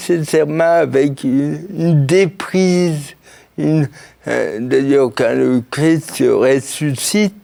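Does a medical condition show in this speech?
Yes: cerebral palsy; since birth, birth injury.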